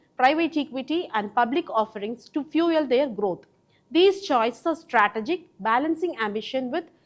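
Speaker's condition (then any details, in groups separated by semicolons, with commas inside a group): No condition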